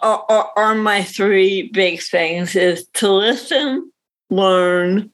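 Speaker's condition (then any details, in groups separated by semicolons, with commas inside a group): Cerebral palsy; visible cerebral palsy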